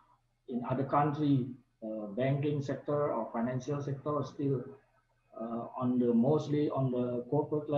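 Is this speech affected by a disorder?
No.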